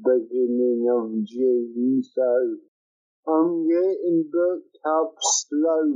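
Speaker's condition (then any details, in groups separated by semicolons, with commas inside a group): Cerebral palsy; from birth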